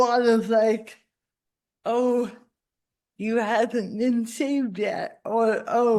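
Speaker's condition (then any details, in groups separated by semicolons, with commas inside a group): Cerebral palsy; spasticity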